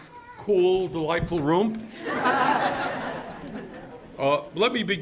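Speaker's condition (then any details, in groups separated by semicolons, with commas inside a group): No condition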